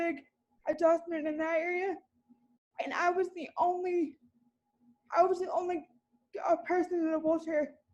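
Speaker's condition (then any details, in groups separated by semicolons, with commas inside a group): Cerebral palsy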